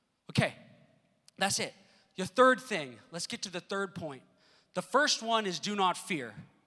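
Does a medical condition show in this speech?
No.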